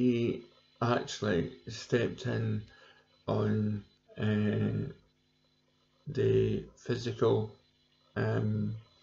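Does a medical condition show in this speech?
Yes: cerebral palsy; present from birth.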